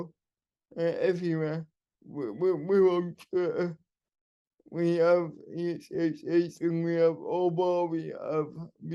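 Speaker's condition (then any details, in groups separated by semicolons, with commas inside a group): Cerebral palsy; wheelchair user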